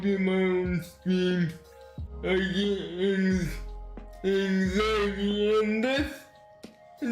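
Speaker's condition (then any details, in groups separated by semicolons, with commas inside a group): Cerebral palsy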